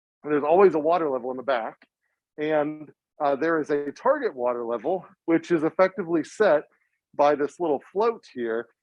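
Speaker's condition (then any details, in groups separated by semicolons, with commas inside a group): No condition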